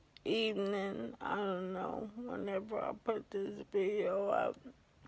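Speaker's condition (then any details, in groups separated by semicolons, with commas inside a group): ALS; affects hands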